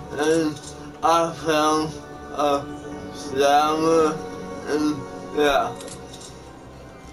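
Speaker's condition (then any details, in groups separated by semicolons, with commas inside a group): Cerebral palsy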